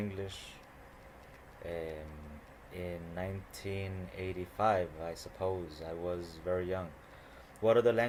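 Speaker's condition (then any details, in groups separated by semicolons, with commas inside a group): No condition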